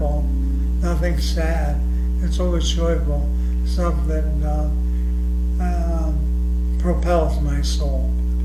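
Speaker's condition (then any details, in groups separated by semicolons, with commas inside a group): ALS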